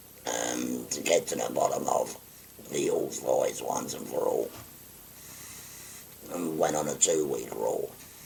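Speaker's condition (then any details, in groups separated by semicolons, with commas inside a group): Laryngectomy; stage four laryngeal cancer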